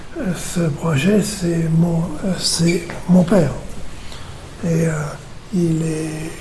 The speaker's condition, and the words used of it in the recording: Aphasia. Oui, je progresse de plus en plus, mais c'est long.